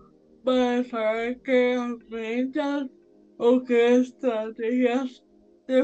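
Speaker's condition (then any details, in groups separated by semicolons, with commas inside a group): Severe brain injury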